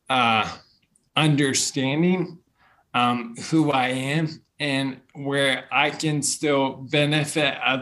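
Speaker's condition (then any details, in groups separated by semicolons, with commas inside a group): Bulbar onset ALS; speech problems first, at first only after alcohol, later in everyday life, disease taking speaking away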